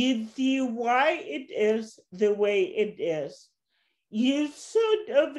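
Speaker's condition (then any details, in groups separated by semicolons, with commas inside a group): Cerebral palsy; since birth, walks with walker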